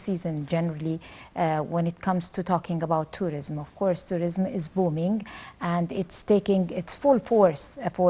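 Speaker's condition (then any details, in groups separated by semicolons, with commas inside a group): No condition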